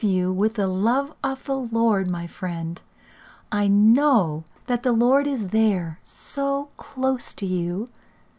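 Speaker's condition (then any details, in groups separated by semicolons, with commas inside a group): No condition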